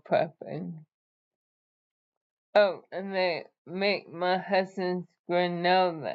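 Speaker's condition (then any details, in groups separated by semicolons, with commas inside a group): ALS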